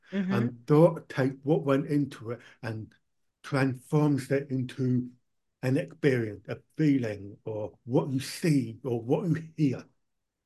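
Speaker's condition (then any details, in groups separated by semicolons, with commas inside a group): Profound deafness; born profoundly deaf, powerful hearing aids early, cochlear implant one ear after ear problem; cochlear implant about 20 years, hears nothing with implant off; hearing aids let own speech be heard, speech not too bad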